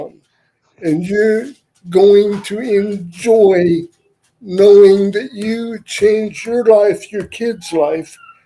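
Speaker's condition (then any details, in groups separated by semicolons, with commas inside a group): Cerebral palsy; wheelchair user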